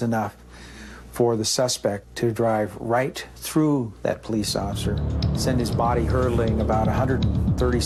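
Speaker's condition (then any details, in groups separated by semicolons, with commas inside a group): No condition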